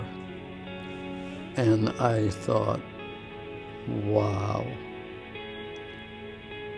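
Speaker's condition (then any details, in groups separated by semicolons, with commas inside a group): ALS; degenerative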